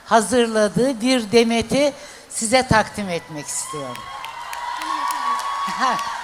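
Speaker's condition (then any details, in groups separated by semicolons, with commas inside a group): No condition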